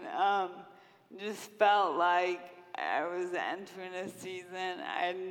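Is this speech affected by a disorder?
Yes: Friedreich's ataxia; diagnosed in twenties at u of m, progressive, wall-supported gait then wheelchair, service dog, no cure; over two decades since onset, unable to walk, uses wheelchair.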